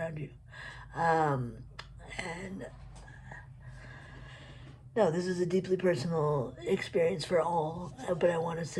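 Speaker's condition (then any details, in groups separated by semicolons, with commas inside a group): Cerebral palsy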